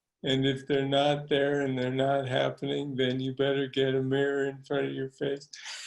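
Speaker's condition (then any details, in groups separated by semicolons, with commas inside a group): Parkinson's disease; deep brain stimulation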